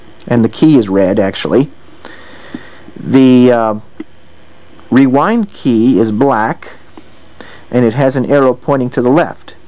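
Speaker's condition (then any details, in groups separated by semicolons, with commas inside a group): No condition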